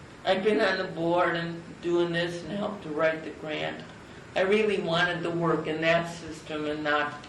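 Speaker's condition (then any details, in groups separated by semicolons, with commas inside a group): Cerebral palsy; from birth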